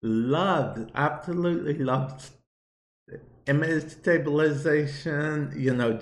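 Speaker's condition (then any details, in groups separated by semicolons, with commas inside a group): Cerebral palsy; affects speech a bit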